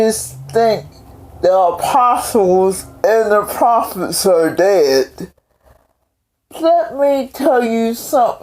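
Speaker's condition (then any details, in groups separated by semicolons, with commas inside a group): Cerebral palsy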